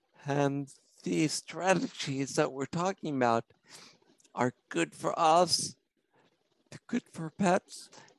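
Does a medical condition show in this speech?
Yes: spinocerebellar ataxia; symptoms for over 40 years, no definitive treatment, self-experimenting on own symptoms.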